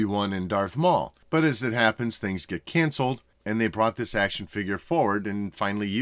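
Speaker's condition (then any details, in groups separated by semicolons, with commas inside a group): No condition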